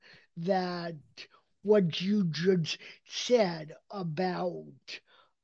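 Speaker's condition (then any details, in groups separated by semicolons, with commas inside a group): Cerebral palsy; sometimes assumed drunk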